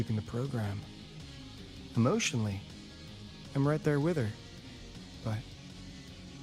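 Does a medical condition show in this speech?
No.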